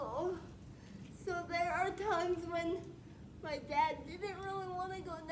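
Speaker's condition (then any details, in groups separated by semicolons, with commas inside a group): Spastic quadriplegic cerebral palsy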